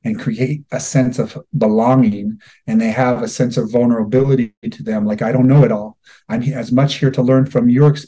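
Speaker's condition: No condition

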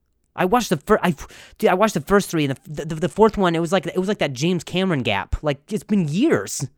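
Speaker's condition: Stuttering; vocal contusion and major concussion, seen by neurologist, chiropractor, physical therapist; past inability to say things in the moment, considers own voice unusual; repeated sounds, repeated words

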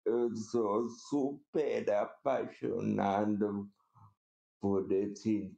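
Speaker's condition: Cerebral palsy; uneventful pregnancy

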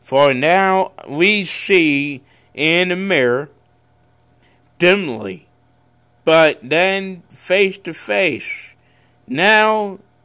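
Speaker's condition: Cerebral palsy; congenital cerebral palsy, no known medical cause

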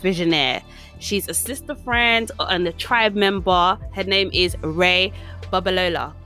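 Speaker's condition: No condition

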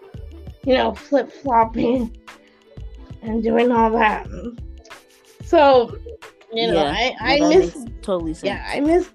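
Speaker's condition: Cerebral palsy; from birth, oxygen lack caused brain damage, quadriplegic, uses head or mouth, power chair, Puffin Bluetooth mouse; speaks, controls whole iPhone by iOS voice control, Google Android voice recognition understands better than iOS

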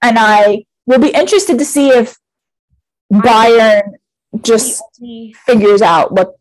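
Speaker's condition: No condition

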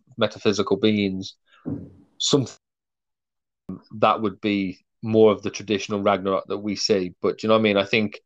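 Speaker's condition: Stuttering when nervous; stutters sometimes when nervous, second-guesses words while speaking; prolonged sounds, blocks

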